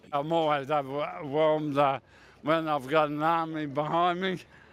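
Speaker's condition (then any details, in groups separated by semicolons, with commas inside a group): Motor neurone disease; hand onset; AI-assisted speech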